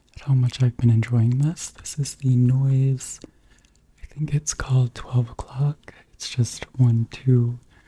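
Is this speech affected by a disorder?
No.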